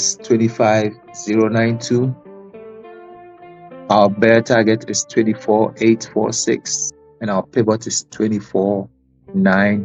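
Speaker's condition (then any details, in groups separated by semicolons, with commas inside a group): No condition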